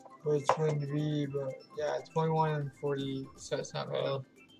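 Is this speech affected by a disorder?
Yes: cerebral palsy; affects legs.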